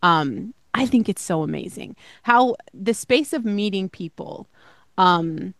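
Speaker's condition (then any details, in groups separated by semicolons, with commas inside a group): No condition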